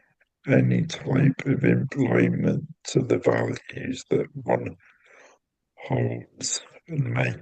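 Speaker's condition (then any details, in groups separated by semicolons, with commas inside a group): Cerebral palsy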